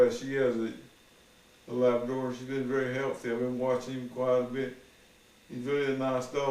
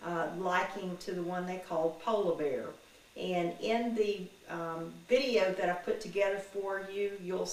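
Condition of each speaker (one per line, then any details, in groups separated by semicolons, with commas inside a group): Parkinson's disease; deep brain stimulation implant; about 15 years since diagnosis, 2 years post DBS, reduced medication
No condition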